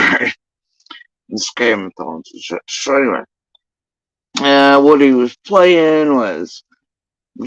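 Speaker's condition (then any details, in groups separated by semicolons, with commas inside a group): Facial paralysis after surgery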